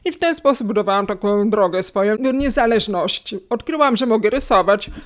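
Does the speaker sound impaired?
Yes: hearing loss, cochlear implant, acquired; two years of rehabilitation to decode words, relearned listening to English, once unable to converse in English.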